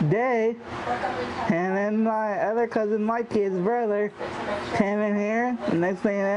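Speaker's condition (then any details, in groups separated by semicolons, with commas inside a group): Cerebral palsy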